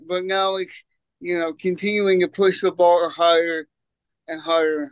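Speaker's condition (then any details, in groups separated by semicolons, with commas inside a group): Cerebral palsy; congenital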